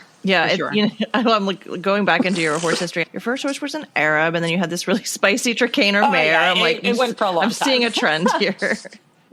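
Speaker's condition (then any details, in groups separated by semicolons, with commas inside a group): No condition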